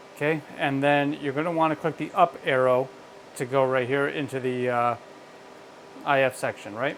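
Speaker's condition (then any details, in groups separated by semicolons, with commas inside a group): No condition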